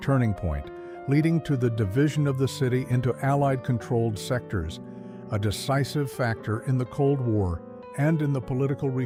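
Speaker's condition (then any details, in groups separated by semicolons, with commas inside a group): No condition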